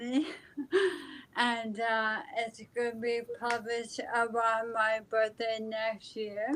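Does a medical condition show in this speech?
Yes: ALS.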